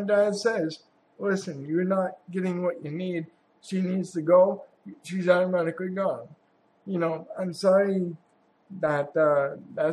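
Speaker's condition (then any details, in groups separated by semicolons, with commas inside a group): Cerebral palsy; has had surgery; ongoing physical therapy, pain, not expected to improve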